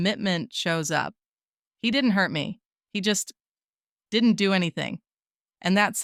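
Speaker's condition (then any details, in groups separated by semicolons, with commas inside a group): No condition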